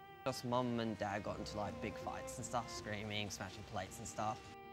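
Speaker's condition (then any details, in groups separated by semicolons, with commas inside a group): No condition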